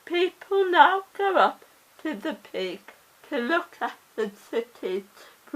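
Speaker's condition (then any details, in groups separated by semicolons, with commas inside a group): Cerebral palsy; oxygen starvation at birth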